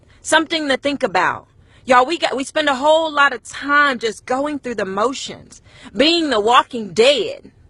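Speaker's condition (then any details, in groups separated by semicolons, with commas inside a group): No condition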